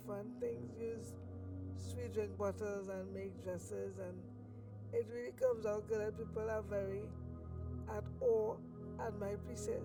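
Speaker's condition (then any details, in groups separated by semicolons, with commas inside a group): Cerebral palsy; lifelong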